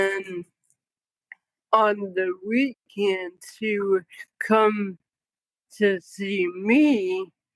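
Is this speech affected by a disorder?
Yes: cerebral palsy; newborn couldn't cough or suck, tube fed, childhood speech therapy.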